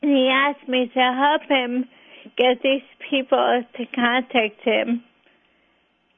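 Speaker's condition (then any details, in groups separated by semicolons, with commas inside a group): ALS; bulbar-onset ALS, mother had ALS, possible Ashkenazi genetic link, speech onset about age 37; diagnosed February by specialist, about 2 years since speech symptoms, fine motor weakening, two slowing medications; speech affected first, about 2 years ago, undiagnosed by many doctors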